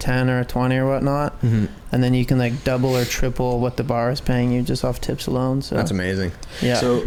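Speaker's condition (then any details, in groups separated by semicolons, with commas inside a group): No condition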